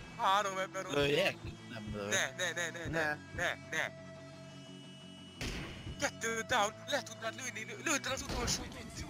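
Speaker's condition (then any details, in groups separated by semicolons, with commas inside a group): No condition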